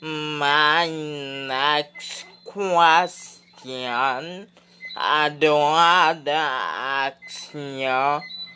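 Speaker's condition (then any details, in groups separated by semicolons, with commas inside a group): Speech impediment; no speech therapy yet, would need therapy to go on camera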